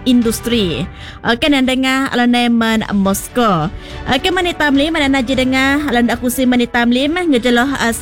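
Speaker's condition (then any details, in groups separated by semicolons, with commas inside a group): No condition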